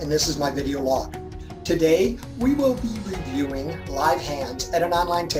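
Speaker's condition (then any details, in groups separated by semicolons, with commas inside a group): No condition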